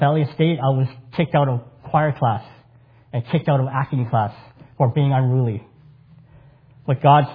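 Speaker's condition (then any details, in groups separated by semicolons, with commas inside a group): Cleft palate; congenital cleft palate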